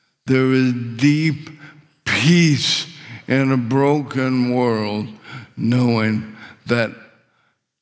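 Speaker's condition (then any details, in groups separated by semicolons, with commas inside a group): ALS; later breathing muscle failure expected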